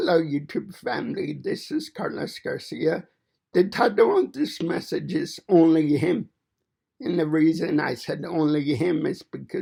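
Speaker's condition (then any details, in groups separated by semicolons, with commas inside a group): Cerebral palsy; fine motor impairment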